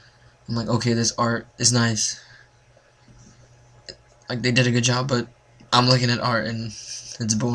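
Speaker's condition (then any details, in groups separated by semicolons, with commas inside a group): No condition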